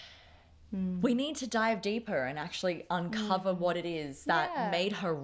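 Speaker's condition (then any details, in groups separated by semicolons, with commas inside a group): No condition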